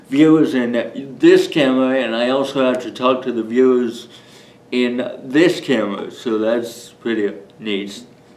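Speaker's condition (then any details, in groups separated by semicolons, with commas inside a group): Cerebral palsy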